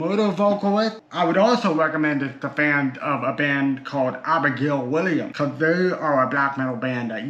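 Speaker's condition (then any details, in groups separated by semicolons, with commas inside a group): Cerebral palsy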